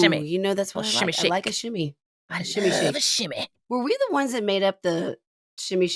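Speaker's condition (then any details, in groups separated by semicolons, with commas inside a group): No condition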